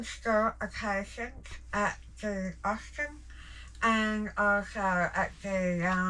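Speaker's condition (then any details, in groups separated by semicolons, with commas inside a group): Jaw cancer surgery; tracheostomy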